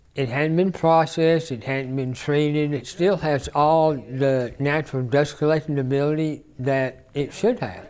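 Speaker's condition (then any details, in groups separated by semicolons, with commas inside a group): Stage 4 tongue cancer; diagnosed ten years ago at stage 4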